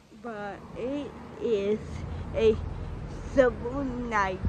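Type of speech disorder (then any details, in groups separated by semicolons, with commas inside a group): Apraxia of speech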